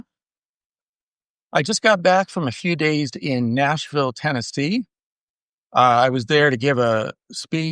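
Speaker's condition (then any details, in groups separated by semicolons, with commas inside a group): No condition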